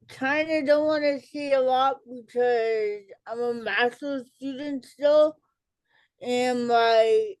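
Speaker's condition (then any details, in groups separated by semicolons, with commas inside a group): Cerebral palsy; childhood speech delay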